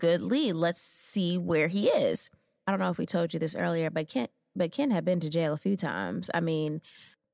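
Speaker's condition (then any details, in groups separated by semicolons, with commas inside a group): No condition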